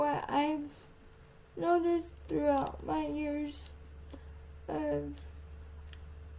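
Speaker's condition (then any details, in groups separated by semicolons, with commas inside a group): Cerebral palsy, spastic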